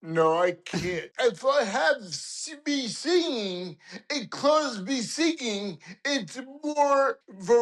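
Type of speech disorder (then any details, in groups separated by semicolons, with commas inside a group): Dysarthria; lithium toxicity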